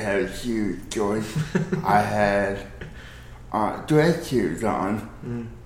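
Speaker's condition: Cerebral palsy

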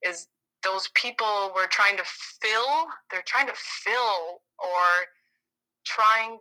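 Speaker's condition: No condition

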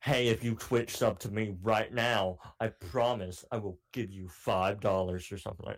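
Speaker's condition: Cleft palate; cleft palate since childhood

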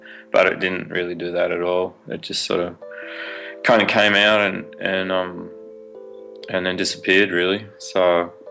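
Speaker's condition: No condition

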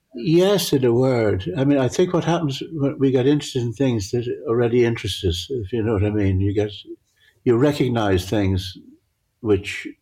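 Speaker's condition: Parkinson's; altered visual perception

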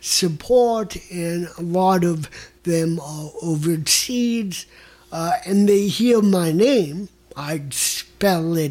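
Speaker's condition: Mild cerebral palsy; 99 days in NICU

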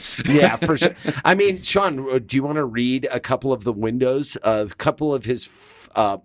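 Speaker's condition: No condition

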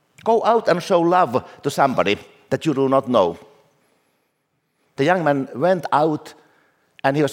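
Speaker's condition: No condition

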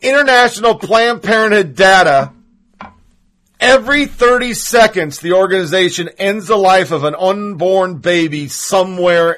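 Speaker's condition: No condition

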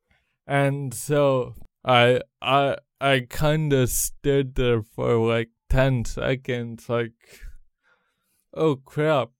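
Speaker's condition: Cerebral palsy; congenital

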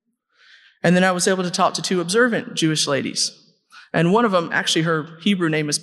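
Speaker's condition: No condition

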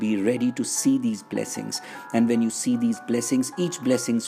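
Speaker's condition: No condition

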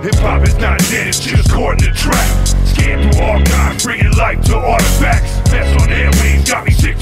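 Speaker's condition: No condition

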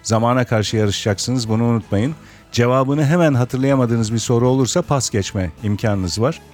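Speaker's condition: No condition

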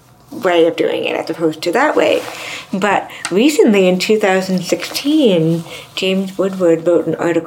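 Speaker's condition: Deafness, severe to profound; implant worse ear 34

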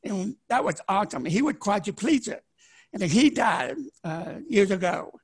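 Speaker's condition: Deafness; born deaf, partially blind, learning disability, sign language learned at 21, broke neck, head injury, two strokes, paralyzed once; no hearing aid or cochlear implant, declines both, reads faces, beards and mustaches hinder; could not speak until age ten

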